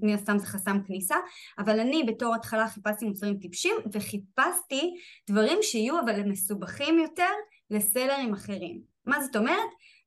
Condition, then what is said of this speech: None; typical speech.